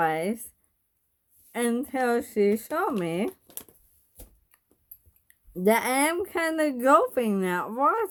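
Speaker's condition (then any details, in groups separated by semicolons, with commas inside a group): Bulbar ALS; bulbar onset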